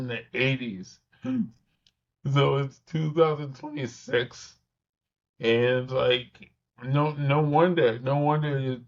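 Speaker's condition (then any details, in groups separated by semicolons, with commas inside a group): Cerebral palsy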